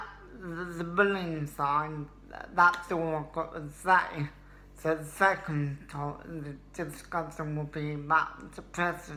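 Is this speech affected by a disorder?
Yes: cerebral palsy; obvious speech impediment.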